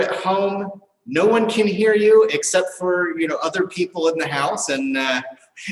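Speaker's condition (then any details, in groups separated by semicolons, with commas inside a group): No condition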